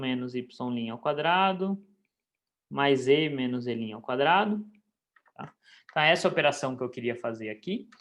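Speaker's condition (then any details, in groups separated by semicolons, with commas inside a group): No condition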